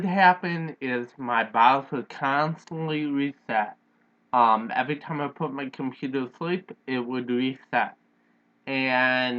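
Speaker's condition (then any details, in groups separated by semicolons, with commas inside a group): Cerebral palsy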